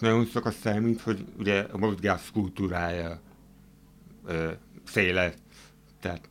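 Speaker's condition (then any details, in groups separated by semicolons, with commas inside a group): Hearing impairment; wears hearing aids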